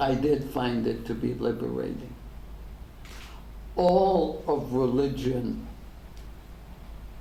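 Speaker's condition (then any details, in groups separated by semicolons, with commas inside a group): ALS; degenerative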